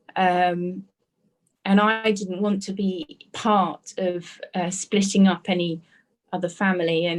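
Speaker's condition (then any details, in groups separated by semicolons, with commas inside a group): No condition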